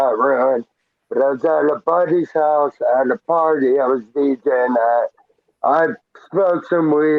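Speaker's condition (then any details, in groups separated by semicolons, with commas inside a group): Traumatic brain injury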